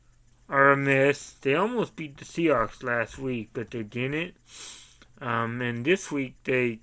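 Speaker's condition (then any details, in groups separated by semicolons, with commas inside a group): Cerebral palsy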